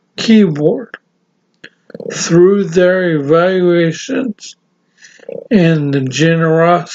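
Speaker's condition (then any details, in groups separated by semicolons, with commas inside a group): Severe brain injury; severe, car crash, ataxia, right-sided tremor affecting right hand; 21 years since injury, types with left hand only; variable speech patterns defeated voice recognition software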